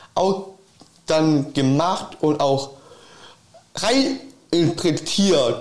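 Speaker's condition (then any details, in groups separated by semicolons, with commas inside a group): Down syndrome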